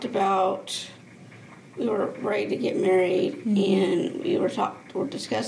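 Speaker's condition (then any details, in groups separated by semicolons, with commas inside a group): Down syndrome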